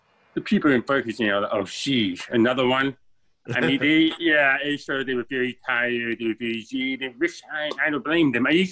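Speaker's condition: Deafness, born deaf

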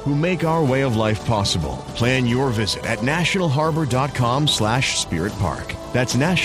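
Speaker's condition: No condition

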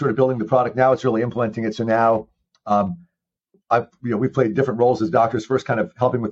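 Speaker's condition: No condition

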